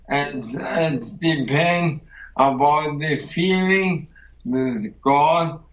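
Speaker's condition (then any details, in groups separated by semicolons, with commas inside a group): ALS; weight loss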